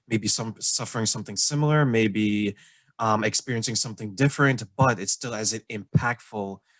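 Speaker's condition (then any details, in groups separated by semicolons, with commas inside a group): No condition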